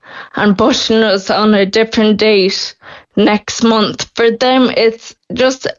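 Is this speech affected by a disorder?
Yes: Friedreich's ataxia; progressive, wheelchair user, in 20s, sky claras drug by Biogen wanted, not yet funded; deteriorating month to month, losing mobility, cannot transfer without two-person hands-on support; losing speech, losing swallow.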